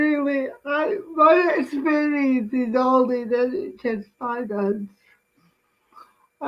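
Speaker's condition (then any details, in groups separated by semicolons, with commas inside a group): Cerebral palsy; from birth, affects balance and coordination; speech impediment, speaks slowly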